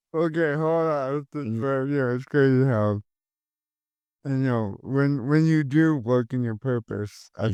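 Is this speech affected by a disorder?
Yes: cerebral palsy; caused by stroke at birth.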